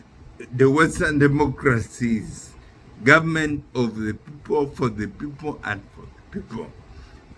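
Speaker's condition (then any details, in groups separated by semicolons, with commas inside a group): Neurological disease from torture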